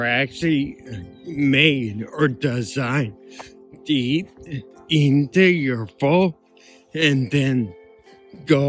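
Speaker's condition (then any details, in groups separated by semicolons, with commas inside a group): Ataxia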